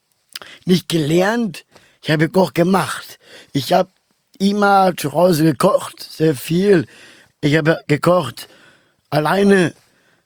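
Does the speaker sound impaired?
Yes: Down syndrome; trisomy 21.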